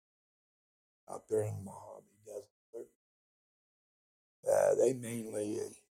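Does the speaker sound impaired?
Yes: speech impediment.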